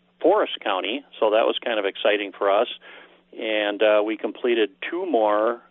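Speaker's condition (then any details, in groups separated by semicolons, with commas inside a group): No condition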